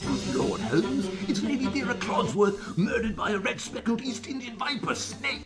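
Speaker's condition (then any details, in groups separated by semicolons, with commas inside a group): No condition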